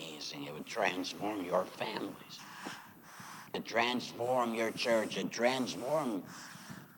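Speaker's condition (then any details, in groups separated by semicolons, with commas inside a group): Laryngectomy; says used to serve God with voice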